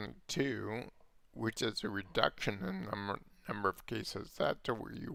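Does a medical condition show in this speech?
Yes: multiple sclerosis.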